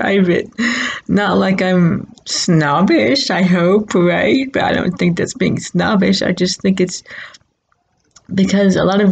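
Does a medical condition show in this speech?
Yes: cerebral palsy.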